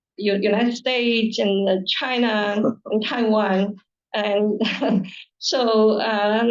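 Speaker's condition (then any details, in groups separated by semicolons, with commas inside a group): No condition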